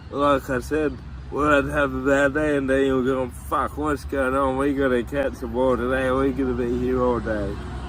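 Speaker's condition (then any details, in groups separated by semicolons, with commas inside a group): Cerebral palsy; from birth, tight muscles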